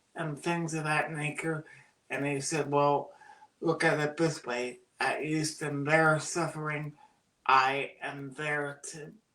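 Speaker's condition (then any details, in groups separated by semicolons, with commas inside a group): Cerebral palsy; birth oxygen deprivation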